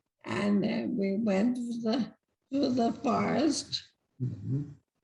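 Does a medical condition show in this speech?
Yes: multiple system atrophy; weakened speaking.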